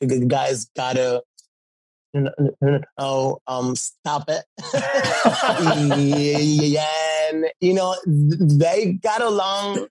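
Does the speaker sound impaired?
Yes: stutter; fluent when singing; stutter goes away when singing; here repeated sounds, prolonged sounds.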